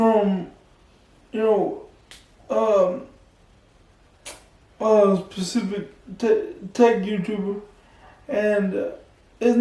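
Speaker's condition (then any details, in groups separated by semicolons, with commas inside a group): Cerebral palsy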